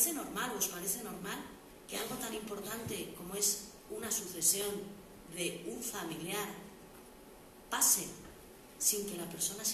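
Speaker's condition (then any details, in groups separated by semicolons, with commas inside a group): No condition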